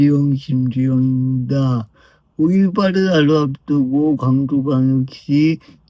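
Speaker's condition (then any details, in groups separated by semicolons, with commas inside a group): Brain lesion disability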